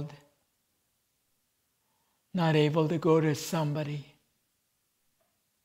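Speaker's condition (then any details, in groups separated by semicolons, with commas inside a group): Cerebral palsy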